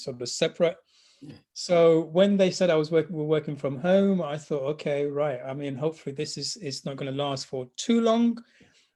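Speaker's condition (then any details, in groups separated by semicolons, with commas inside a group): No condition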